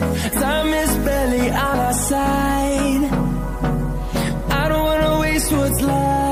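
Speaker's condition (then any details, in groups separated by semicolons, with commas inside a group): No condition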